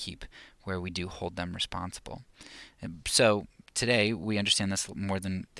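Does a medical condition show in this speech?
No.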